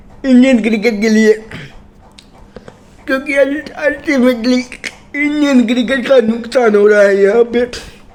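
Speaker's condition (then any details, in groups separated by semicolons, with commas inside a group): Cerebral palsy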